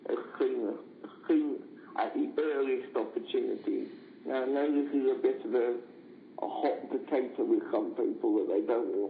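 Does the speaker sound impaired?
Yes: cerebral palsy; neurological condition, does not drive, needs support worker.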